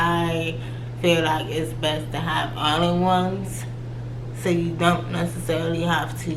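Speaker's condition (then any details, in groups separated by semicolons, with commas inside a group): Cerebral palsy; from birth, left leg affected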